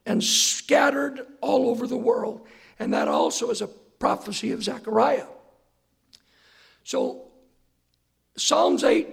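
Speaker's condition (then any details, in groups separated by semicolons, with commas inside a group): Hoarseness after vocal cord surgery; not smooth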